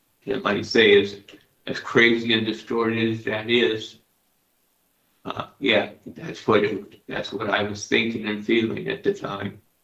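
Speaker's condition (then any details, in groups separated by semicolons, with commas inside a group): Parkinson's disease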